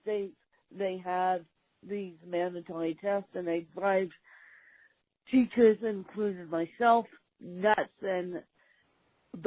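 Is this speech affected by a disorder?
Yes: cerebral palsy, mixed, moderate.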